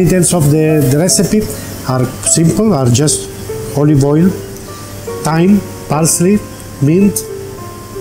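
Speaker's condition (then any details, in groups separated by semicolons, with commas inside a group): No condition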